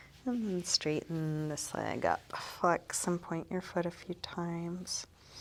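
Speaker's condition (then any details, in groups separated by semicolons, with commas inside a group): No condition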